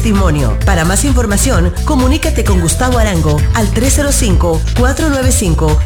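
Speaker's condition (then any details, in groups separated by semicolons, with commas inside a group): No condition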